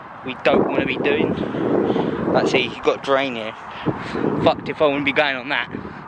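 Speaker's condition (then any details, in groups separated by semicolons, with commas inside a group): No condition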